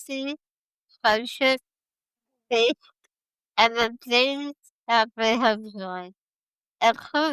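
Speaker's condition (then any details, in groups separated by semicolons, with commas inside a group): Spinal muscular atrophy type 1; type 1, most severe form, neuromuscular; about 30 years since diagnosis; types on communication device, slow responses, some pre-programmed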